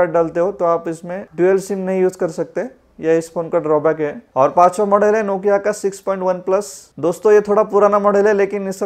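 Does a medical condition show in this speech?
No.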